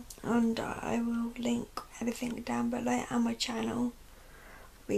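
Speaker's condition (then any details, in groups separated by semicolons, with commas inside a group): Cerebral palsy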